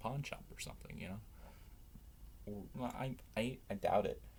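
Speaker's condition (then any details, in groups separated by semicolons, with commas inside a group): No condition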